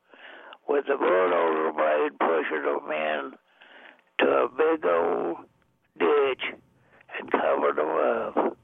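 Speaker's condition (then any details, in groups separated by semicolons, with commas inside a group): Deafness; also blind, age 99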